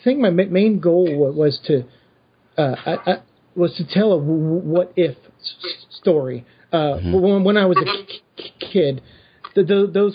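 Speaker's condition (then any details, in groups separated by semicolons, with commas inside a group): Stutter; apologized for so listeners not think of audio issues; repeated sounds, repeated words, blocks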